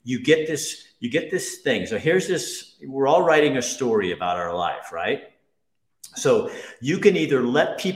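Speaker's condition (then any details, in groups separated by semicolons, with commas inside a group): No condition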